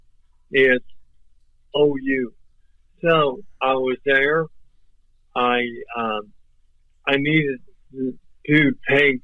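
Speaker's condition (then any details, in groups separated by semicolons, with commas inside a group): ALS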